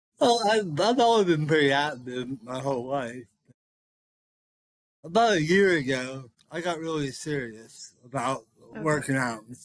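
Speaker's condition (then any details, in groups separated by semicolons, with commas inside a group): Cerebral palsy; all four limbs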